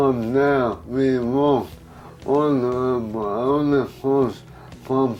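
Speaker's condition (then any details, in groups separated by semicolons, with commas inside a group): Motor neurone disease; bulbar onset, jaw and speech problems first; about one year since diagnosis, hesitant walking, needs help dressing, feeding; difficulty speaking, abnormal jaw movement, worsening daily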